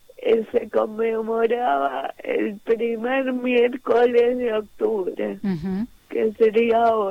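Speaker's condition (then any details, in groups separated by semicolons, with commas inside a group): Cerebral palsy; physical disability affecting movement and posture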